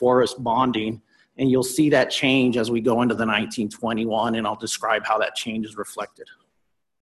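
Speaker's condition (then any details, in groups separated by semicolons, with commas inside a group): No condition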